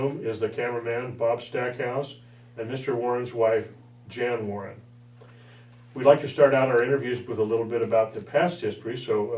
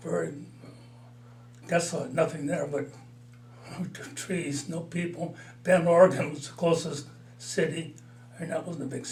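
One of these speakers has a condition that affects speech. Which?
The second: Parkinson's disease; mild, about four years.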